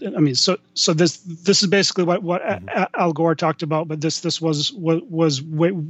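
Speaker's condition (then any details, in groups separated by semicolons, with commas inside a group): Stuttering; lifelong stutter; may freeze up mid-speech, then gets back on a roll; repeated sounds, repeated words, prolonged sounds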